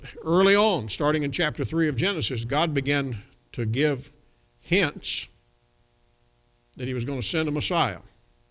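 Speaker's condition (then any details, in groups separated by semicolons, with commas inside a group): No condition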